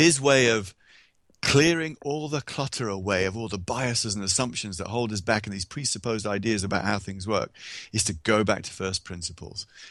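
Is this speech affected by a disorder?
No.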